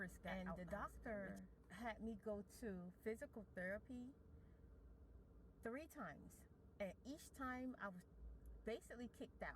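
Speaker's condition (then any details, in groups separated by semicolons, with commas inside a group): No condition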